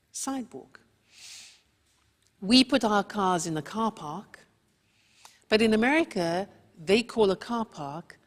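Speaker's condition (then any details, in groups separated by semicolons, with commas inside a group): No condition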